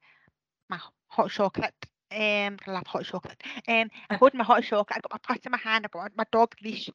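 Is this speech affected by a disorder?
Yes: deafness; hearing impairment with visual impairment, uses communication support workers, uses visual impairment software; hearing impairment sometimes affects speech, sometimes talks too fast, unsure how loud or quiet.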